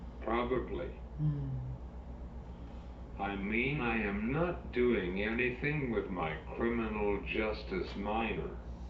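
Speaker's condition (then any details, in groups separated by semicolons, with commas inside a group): Cerebral palsy; uses wheelchair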